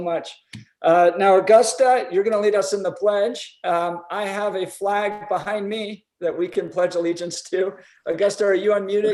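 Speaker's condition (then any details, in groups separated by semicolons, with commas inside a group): No condition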